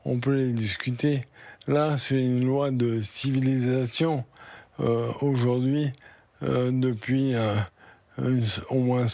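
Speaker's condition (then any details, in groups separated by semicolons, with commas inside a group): Charcot disease (ALS); lost use of legs, arms, hands, declining daily, 1-3 years expected; expects voice loss within days or weeks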